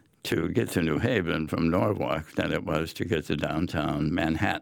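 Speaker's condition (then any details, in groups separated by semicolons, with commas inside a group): Head and neck cancer; before diagnosis, tongue moved awkwardly, swallowing problems and coughing, barium swallow at Norwalk Hospital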